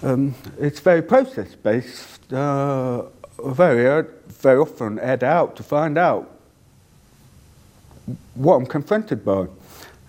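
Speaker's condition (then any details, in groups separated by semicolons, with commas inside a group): Deafness; cannot hear own voice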